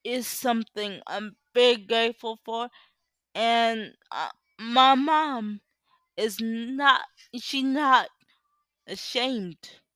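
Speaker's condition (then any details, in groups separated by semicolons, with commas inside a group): Cerebral palsy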